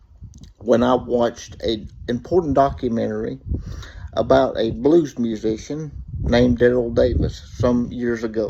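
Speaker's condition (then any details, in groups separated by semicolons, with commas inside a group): Cerebral palsy; uses wheelchair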